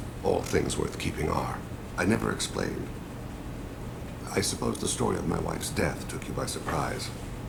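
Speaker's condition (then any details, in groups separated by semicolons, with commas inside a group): No condition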